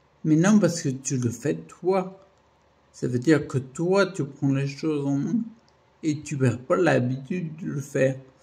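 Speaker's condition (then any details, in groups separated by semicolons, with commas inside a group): Primary progressive multiple sclerosis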